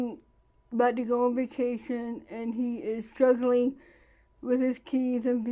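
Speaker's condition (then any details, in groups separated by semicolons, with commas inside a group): Cerebral palsy; present from birth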